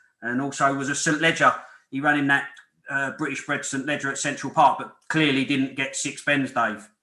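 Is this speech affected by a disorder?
No.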